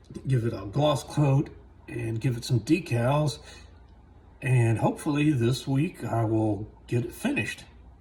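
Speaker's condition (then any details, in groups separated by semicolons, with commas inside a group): No condition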